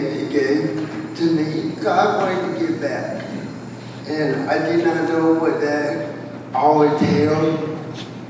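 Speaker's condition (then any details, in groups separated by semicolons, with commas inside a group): Cerebral palsy, spastic quadriplegia; all four limbs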